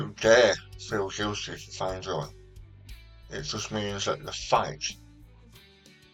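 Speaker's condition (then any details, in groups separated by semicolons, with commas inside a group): Partial glossectomy for tongue cancer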